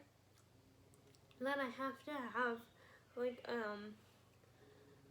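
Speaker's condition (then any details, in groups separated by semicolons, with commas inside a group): Spastic quadriplegic cerebral palsy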